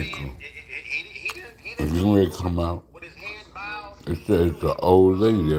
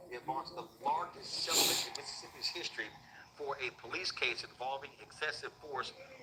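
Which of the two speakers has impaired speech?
The first: slurred speech; still slurs words occasionally.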